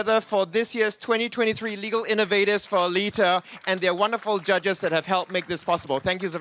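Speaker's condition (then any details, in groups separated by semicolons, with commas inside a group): No condition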